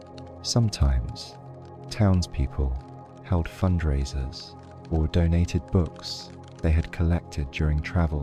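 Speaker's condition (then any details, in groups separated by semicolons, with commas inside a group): No condition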